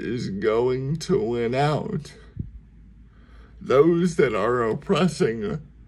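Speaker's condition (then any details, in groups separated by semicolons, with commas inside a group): Cerebral palsy; speaks slower at times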